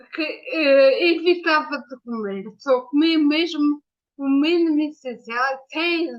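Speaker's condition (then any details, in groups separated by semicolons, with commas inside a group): Ataxia after brain injury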